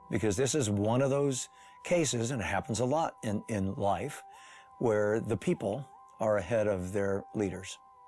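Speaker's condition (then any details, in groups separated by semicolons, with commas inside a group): No condition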